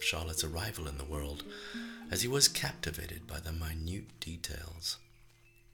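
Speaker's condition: No condition

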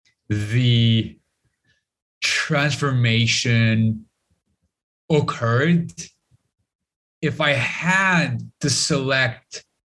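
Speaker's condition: Stutter; stutter may sound like internet problems, repeated fillers such as eh; prolonged sounds, blocks

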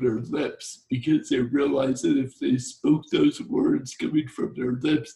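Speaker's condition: Torsional dystonia; medication gave no benefit

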